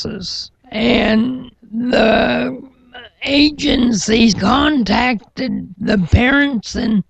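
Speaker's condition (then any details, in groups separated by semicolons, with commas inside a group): Cerebral palsy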